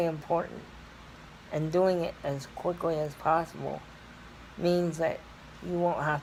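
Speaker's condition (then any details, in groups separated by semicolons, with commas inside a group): Cerebral palsy; scoliosis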